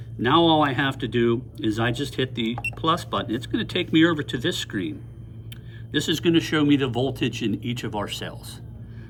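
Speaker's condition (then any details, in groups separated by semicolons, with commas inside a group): No condition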